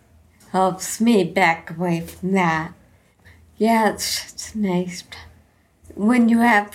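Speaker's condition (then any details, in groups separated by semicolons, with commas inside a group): Friedreich's ataxia; inherited degenerative ataxia, onset around 15 or 16, diagnosed at 19, gene confirmed, balance, coordination problems; slurred speech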